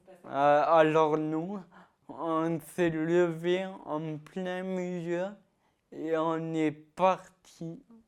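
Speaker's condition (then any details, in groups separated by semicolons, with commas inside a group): Ataxia-telangiectasia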